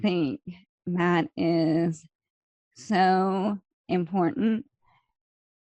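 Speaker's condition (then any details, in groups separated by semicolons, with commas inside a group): ALS; slow progressing form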